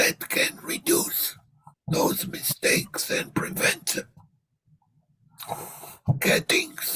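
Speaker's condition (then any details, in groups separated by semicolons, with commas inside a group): Laryngectomy; speaks by pressing voice prosthesis, affected speaking, breathing, eating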